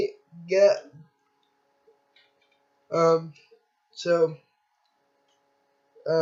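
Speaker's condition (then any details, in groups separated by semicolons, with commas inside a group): Cerebral palsy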